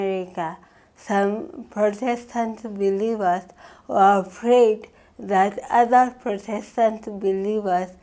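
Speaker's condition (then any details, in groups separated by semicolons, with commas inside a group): Cerebral palsy; from birth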